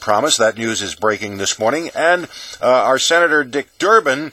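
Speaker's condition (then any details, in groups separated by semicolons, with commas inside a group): No condition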